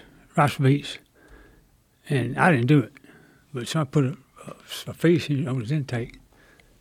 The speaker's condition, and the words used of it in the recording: Parkinson's disease. And I just, it's weird, you can't really talk right at times.